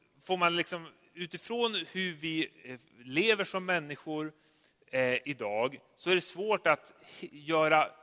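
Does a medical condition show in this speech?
No.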